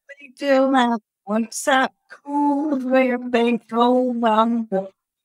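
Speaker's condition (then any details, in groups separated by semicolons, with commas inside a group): Cerebral palsy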